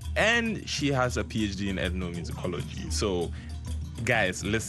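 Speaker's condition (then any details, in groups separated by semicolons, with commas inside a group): No condition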